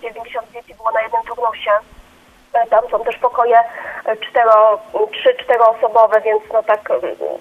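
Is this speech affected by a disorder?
No.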